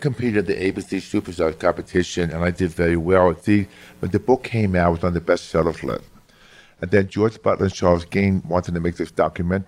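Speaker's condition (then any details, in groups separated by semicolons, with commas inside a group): Hearing loss; severe childhood speech impediment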